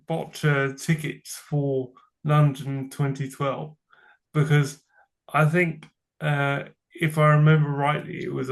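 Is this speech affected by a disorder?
Yes: cerebral palsy; from birth.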